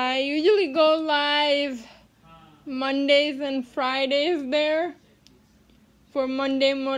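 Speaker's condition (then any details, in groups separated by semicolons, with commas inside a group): Cerebral palsy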